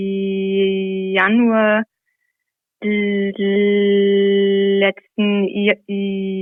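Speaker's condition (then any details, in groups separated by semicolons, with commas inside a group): Stuttering; covert stuttering for many years, aware from about age 10, hidden until 21; openly stuttering, regularly reads scripture aloud in church since January last year, nervous beforehand; not stutter-free when reading aloud, anticipates difficult words in advance, avoided words, trouble with t-words; blocks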